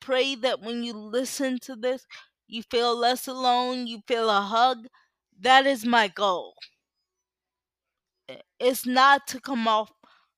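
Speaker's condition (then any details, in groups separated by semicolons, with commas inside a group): Cerebral palsy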